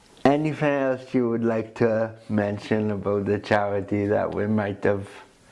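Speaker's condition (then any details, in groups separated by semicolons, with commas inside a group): Cerebral palsy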